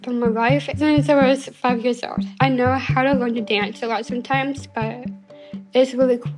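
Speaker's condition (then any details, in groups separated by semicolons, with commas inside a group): Down syndrome; genetic, third copy of chromosome 21, told of diagnosis at age 7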